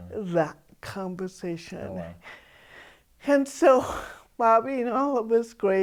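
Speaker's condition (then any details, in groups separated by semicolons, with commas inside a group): Cerebral palsy; atypical speech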